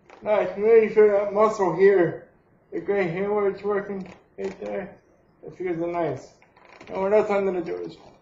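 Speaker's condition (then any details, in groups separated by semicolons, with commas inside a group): Cerebral palsy; has had surgery; holds breath during exertion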